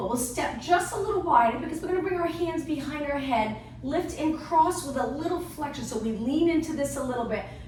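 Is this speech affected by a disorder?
No.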